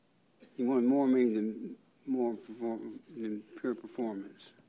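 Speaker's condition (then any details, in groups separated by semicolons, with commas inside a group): Parkinson's disease; onset age 49, worsened after 7 years, deep brain stimulation, six surgeries at Vanderbilt Hospital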